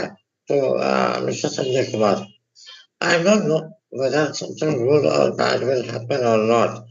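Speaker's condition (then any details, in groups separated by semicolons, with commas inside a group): Vocal cord paralysis; after voice therapy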